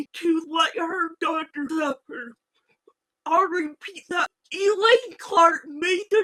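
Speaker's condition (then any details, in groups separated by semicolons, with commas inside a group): Physical speech impairment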